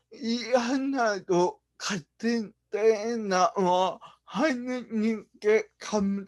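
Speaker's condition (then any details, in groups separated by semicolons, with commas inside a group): Brain lesion disability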